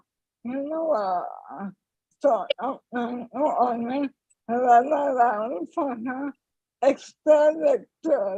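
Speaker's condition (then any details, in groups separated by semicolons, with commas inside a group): ALS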